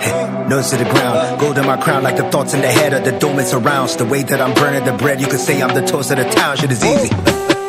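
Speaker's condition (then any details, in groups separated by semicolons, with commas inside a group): No condition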